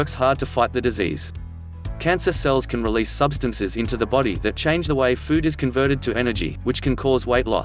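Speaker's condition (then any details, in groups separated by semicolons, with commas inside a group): No condition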